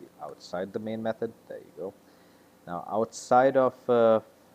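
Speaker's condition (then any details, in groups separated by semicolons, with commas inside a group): No condition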